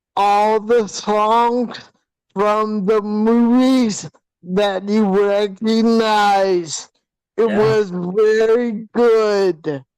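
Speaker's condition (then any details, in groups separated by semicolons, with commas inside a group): Hydrocephalus with shunt failure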